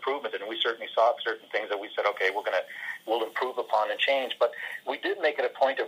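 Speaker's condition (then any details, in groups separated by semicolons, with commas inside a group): No condition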